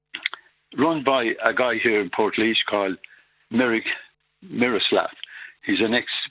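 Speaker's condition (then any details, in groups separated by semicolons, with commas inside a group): Parkinson's; progressive, over 10 years since diagnosis, no cure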